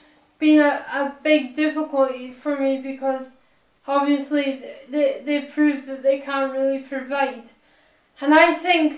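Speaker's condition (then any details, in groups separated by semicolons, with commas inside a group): Cerebral palsy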